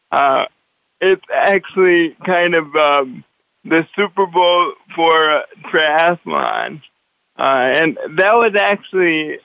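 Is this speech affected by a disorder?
Yes: cerebral palsy; brain cannot reliably direct muscles, walks with walker, must consciously control every movement including holding head up.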